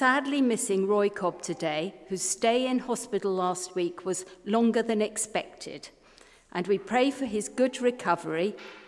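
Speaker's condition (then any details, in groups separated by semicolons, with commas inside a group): No condition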